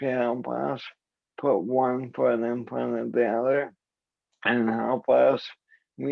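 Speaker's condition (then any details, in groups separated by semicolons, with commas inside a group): ALS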